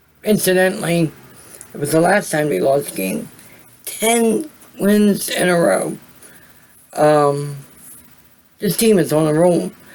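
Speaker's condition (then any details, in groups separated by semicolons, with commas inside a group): Cerebral palsy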